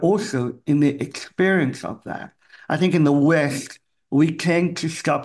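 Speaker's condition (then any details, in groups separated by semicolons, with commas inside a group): Cleft palate; congenital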